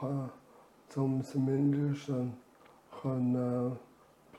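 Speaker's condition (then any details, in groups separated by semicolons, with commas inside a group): ALS; reduced air makes talking effortful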